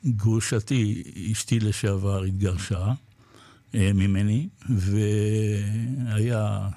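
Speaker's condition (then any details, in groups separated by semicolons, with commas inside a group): Parkinson's disease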